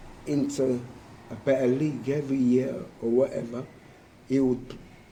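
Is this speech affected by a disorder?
Yes: motor neurone disease.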